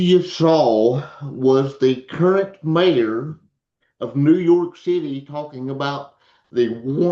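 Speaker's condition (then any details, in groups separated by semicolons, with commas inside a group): Cerebral palsy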